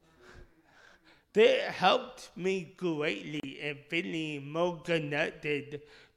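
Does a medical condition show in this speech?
Yes: speech impediment; speech impediment since childhood, initially misdiagnosed.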